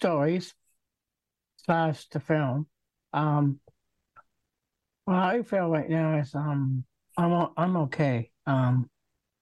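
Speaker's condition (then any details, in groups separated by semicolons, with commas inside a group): Down syndrome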